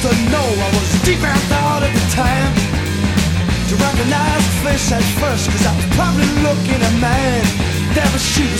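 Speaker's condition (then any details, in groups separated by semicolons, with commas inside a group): No condition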